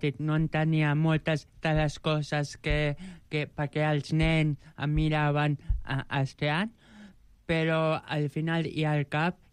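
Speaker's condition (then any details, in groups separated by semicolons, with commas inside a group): Joubert syndrome; present from birth; age 29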